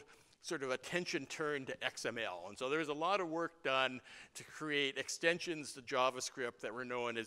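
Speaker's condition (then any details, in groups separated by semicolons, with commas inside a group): No condition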